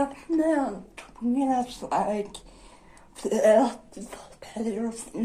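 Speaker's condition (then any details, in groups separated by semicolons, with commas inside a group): Dystonia; generalized dystonia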